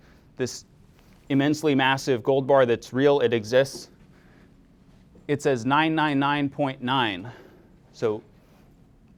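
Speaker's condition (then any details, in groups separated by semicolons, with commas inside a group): No condition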